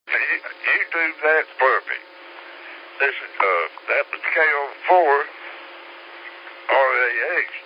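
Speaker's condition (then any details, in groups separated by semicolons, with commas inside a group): Slurred speech; takes 17 different medications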